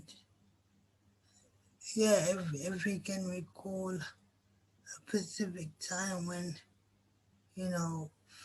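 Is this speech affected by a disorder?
Yes: cerebral palsy.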